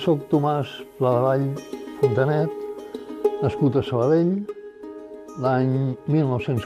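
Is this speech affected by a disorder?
Yes: Parkinson's disease; progressive over fifteen years, died at 79; mild but steadily worsening, self-described.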